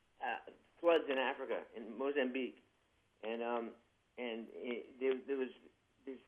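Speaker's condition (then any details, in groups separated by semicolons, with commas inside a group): Parkinson's disease, young-onset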